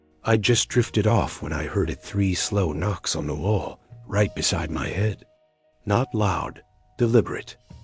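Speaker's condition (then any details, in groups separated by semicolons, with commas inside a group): No condition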